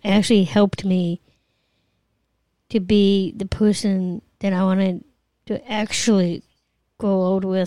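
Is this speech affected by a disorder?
Yes: Down syndrome; trisomy 21, congenital.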